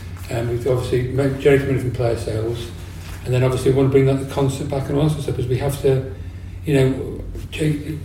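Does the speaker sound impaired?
Yes: Parkinson's disease; degenerative neurological condition, brain lacks dopamine, symptoms about three years before diagnosis, no cure; years since diagnosis, on medication, walking affected, medication helps standing, symptoms worse when inactive; quieter, mumbles a lot, new since onset.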